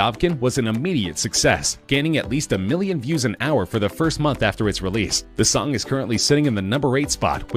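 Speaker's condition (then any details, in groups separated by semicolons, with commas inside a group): No condition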